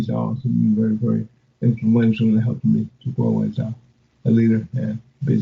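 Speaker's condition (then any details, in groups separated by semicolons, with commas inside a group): Cerebral palsy; from birth, affects speech, arms, legs, limited hand use; frequent falls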